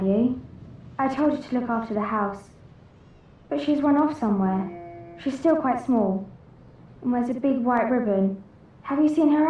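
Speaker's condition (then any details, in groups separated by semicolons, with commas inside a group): No condition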